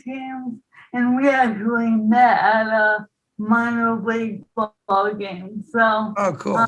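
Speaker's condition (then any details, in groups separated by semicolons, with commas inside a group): ALS, bulbar onset; voice onset, voice-only symptoms six months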